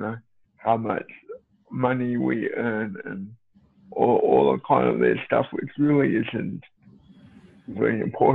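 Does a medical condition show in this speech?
Yes: cerebral palsy.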